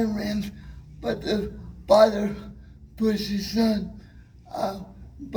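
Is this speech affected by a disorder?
Yes: cerebral palsy, spastic, mild.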